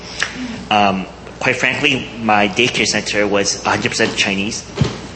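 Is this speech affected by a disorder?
Yes: cleft palate; congenital cleft palate, present from birth, care covered by garment union insurance.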